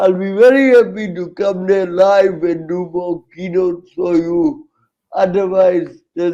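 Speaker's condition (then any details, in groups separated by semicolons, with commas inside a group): Cerebral palsy, severe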